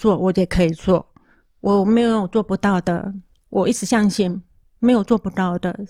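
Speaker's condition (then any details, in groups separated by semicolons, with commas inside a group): Moderate-to-severe hearing loss; hearing aid taken off during recording and held to microphone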